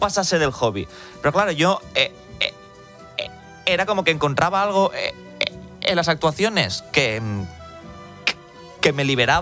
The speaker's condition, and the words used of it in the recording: Stuttering. O sea, que parece que no, que no nos comamos las palabras porque nos cuesta más callarnos que hablar.